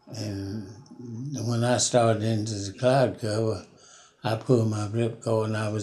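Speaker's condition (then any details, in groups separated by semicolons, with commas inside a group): Parkinson's disease; never broken a bone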